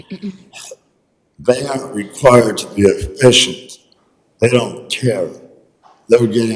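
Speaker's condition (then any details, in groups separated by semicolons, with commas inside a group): Traumatic brain injury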